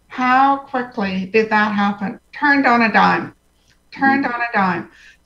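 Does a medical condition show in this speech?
Yes: profound hearing loss, congenital.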